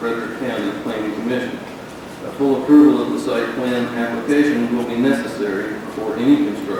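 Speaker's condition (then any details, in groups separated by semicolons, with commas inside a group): No condition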